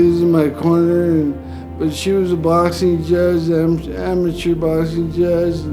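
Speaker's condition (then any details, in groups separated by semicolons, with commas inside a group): Brain injury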